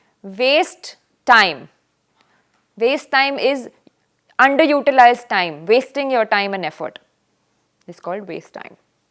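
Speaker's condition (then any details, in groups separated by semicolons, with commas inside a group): No condition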